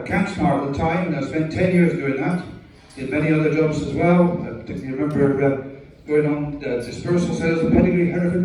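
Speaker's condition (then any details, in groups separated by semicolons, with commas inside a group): No condition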